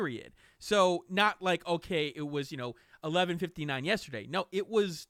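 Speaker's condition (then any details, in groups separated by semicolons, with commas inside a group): No condition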